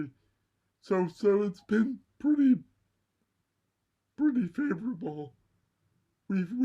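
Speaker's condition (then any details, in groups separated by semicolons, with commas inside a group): Cerebral palsy; mild left side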